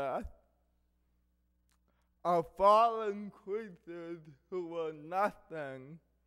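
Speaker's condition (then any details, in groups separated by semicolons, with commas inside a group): Cerebral palsy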